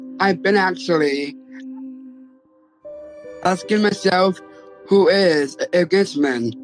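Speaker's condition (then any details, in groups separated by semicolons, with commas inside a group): Down syndrome; a little hard to understand at first, voice sounds different from other artists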